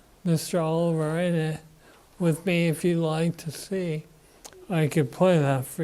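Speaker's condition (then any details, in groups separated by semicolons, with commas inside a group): Parkinson's disease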